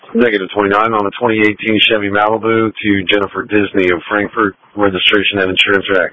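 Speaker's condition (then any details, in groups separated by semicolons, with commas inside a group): No condition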